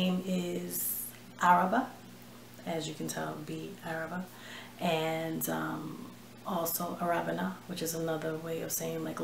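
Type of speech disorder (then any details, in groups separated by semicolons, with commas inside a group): None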